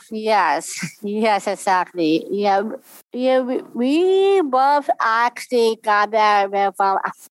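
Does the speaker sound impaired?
Yes: Down syndrome; congenital.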